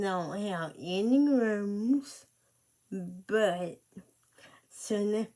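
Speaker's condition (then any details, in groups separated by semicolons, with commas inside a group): Cerebral palsy; muscle spasm medication, pain medication; speech affected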